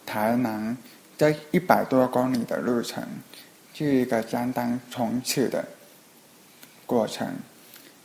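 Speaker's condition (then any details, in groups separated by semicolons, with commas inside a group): Hearing impairment; falls behind others' pace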